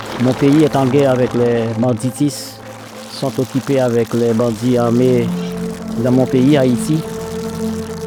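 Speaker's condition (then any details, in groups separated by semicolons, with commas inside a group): No condition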